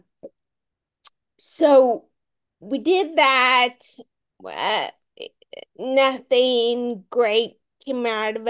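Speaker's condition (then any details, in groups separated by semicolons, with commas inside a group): Friedreich's ataxia; voice issues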